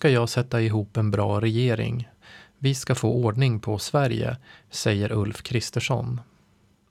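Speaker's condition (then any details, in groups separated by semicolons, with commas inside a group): No condition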